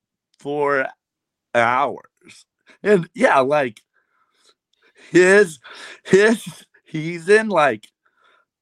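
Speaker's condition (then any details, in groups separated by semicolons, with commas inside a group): Severe speech impediment; self-described; repeated words, prolonged sounds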